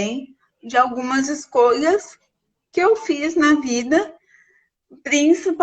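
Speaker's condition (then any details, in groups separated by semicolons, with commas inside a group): Cerebral palsy; from birth, premature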